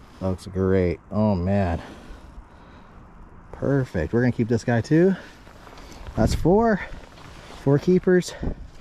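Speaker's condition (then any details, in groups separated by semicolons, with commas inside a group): No condition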